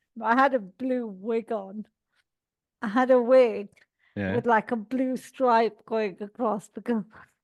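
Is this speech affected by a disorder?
Yes: cerebral palsy; all four limbs.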